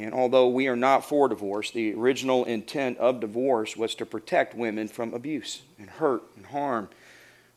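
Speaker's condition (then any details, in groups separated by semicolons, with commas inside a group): No condition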